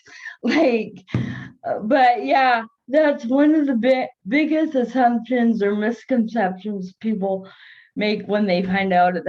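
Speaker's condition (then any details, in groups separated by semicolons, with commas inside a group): Cerebral palsy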